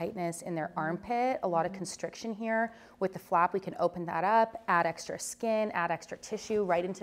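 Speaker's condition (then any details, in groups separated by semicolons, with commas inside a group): No condition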